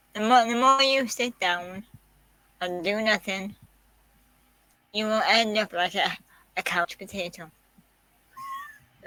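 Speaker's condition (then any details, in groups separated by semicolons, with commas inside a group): Quadriplegic cerebral palsy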